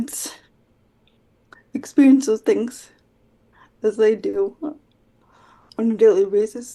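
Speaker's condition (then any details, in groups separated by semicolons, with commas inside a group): Quadriplegic cerebral palsy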